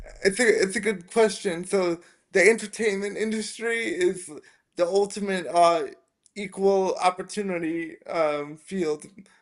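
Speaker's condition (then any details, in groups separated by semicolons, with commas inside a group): Spastic quadriplegic cerebral palsy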